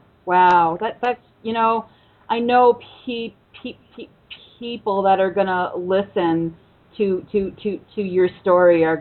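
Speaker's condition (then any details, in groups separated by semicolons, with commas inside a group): Stuttering; stuttering since at least teen years, persisting into adulthood; still stutters; formerly avoided speaking situations, speechless at first self-help group meeting, said name and stutter by fourth or fifth; repeated sounds, prolonged sounds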